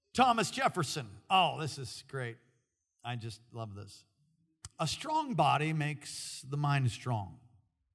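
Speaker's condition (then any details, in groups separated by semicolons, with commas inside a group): No condition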